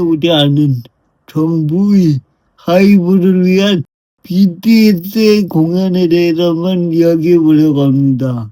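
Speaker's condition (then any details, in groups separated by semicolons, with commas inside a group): Brain lesion disability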